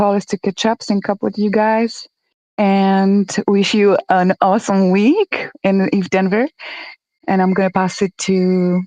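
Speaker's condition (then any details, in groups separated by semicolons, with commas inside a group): No condition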